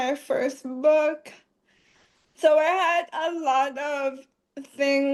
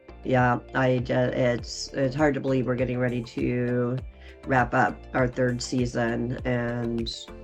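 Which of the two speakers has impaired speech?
The first: ALS.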